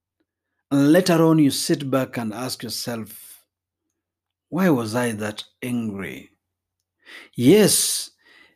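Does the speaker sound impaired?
No.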